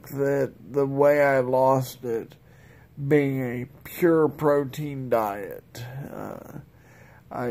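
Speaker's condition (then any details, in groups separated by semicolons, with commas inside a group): Multiple sclerosis, progressive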